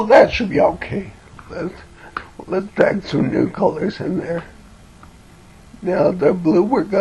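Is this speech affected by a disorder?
Yes: cerebellar ataxia from brain tumour.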